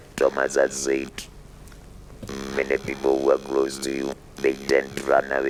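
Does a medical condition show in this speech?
Yes: laryngectomy for throat cancer; voice box cancer, smoking, total laryngectomy; 33 radiotherapy sessions, recurred at stage three; hoarse voice first, lost voice, speaks with neck device.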